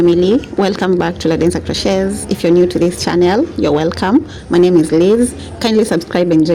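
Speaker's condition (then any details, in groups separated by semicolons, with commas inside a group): No condition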